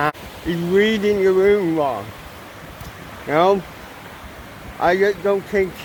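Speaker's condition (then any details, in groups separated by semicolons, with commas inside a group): Cerebral palsy, ataxic, mild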